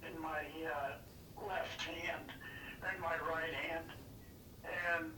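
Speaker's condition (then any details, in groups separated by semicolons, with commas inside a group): Parkinson's disease; battery pack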